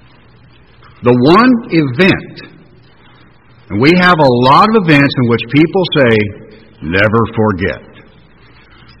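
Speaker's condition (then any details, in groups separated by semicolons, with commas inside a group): No condition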